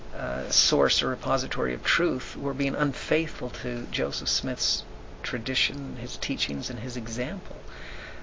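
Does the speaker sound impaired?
No.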